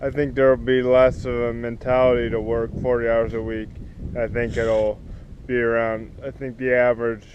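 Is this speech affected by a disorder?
Yes: cerebral palsy, spastic.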